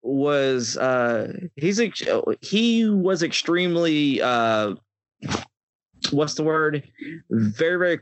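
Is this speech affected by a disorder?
Yes: stutter; acquired stutter from brain contusion around age 12, temporary epilepsy resolved, contusion not fully healed; stutter flaring during this recording; stutter worse than usual tonight, restarts phrase after disfluency; here repeated sounds, prolonged sounds.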